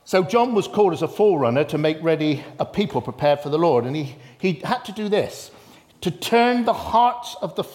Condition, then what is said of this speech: No condition.